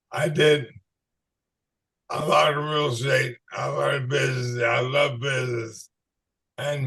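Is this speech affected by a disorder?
Yes: ALS/MND.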